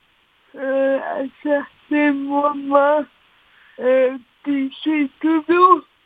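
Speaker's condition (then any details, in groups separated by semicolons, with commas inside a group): Cerebral palsy; since birth, all four limbs affected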